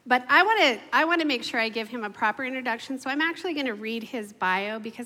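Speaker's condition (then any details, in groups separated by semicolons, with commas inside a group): No condition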